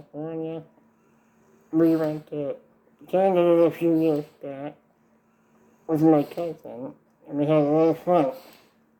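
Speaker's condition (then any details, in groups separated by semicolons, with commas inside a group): Duchenne muscular dystrophy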